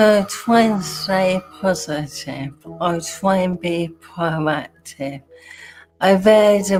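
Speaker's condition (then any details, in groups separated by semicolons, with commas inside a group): Motor neuron disease; bulbar onset, speech and swallowing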